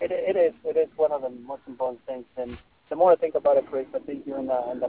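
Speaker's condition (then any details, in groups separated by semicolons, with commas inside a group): No condition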